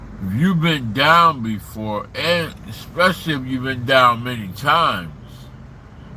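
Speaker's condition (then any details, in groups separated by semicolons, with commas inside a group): Slurred speech; still slurs words occasionally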